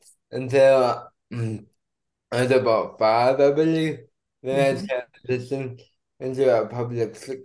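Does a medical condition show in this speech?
Yes: cerebral palsy; caused by cardiac arrest.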